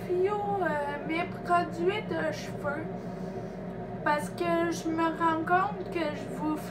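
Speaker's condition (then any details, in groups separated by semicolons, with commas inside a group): Ataxia; degenerative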